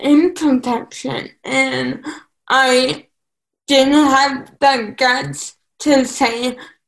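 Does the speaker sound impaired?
Yes: cerebral palsy; needs help with grooming and household tasks, unable to drive, some mental developmental delay.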